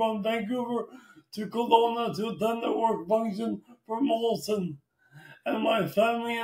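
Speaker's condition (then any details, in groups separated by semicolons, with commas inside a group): Traumatic brain injury; initially expected never to speak or eat, now speaks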